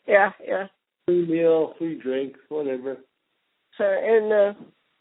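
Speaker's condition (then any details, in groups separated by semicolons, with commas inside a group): Cerebral palsy; present since birth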